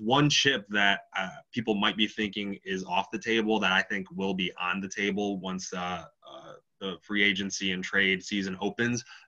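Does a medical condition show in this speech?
No.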